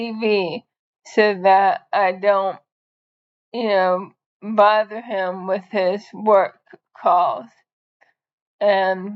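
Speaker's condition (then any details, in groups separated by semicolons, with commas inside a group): ALS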